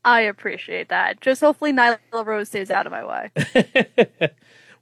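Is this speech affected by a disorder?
No.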